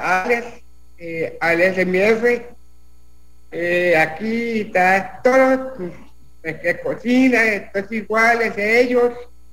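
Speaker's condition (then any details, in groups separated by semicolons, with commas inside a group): Down syndrome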